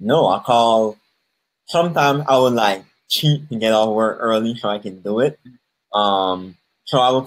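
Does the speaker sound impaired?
Yes: cleft palate; congenital cleft palate, speech impediment since birth; speech impediment noticeable to listeners.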